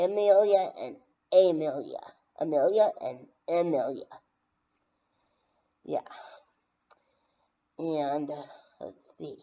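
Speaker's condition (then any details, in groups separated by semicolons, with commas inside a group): Brain injury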